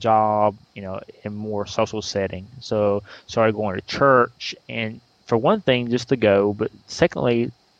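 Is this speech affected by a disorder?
Yes: stuttering; individual and group speech therapy, University of Alabama speech department linked; advertising stuttering to clients for several months, also disclosing at church; blocks when rushing in, less stuttering when discussing stuttering, stops and takes deep breath; here prolonged sounds.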